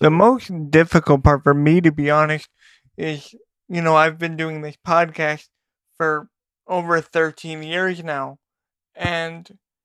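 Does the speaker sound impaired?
Yes: cerebral palsy; not a smooth, fast talking radio voice.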